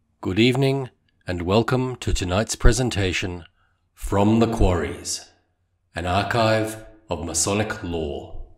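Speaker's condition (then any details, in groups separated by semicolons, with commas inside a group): No condition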